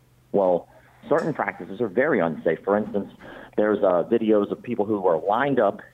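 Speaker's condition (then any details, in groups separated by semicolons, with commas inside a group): Cleft palate; congenital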